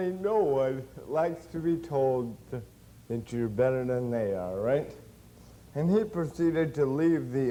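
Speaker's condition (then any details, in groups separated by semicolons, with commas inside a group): Cerebral palsy; since birth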